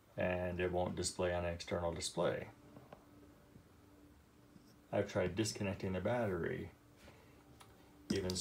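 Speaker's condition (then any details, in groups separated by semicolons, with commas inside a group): No condition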